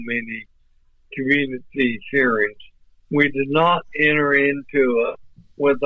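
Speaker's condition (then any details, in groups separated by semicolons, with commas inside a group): ALS; voice off but clear and understandable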